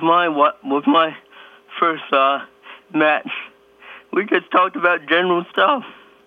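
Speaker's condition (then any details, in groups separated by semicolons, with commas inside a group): Cerebral palsy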